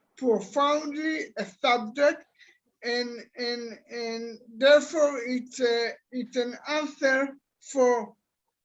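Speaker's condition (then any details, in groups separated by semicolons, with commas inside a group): Cerebral palsy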